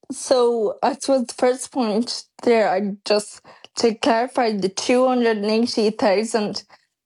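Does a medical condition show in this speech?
Yes: Friedreich's ataxia; progressive neurological, onset age 12, mostly wheelchair-bound, hearing and eyesight worsening; 16 years since onset, supplements only, Skyclarys not reimbursed, reactive physio, speech therapy; speech declining drastically each year, own voice recorded for future synthetic voice, swallowing deteriorating.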